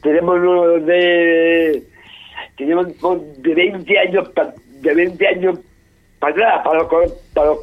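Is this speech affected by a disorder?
Yes: Down syndrome.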